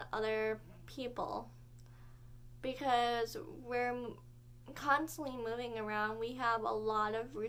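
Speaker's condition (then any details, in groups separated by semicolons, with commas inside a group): Cerebral palsy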